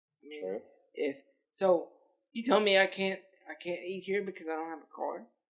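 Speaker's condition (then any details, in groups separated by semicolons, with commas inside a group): Cerebral palsy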